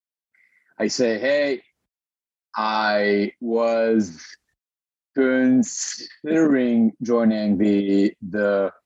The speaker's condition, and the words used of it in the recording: Stuttering. So if you are listening to this right now, your internet is working just fine.